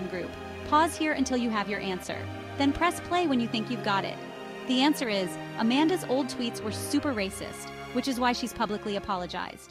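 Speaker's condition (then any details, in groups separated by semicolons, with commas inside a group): No condition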